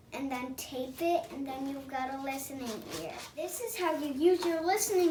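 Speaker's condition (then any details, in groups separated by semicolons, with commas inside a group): No condition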